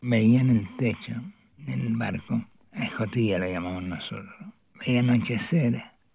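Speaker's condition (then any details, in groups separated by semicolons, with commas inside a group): Parkinson's disease; Parkinson's disease diagnosed at age 50, possibly caused by severe beatings as prisoner after Chilean coup; 26 years since diagnosis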